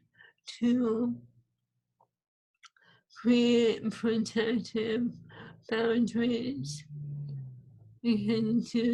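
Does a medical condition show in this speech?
Yes: ALS; swallowing lost.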